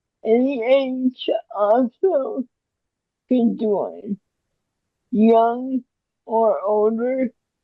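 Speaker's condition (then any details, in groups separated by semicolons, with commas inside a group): Cerebral palsy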